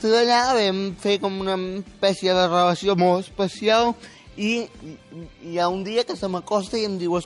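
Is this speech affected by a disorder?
Yes: spastic quadriplegic cerebral palsy; neurons lost, no control of legs, legs strapped to keep controlled, uses wheelchair, doctor error suspected but unproven; control of speech retained, good communicative ability.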